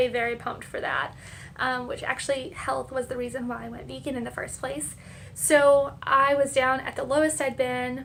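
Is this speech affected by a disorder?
No.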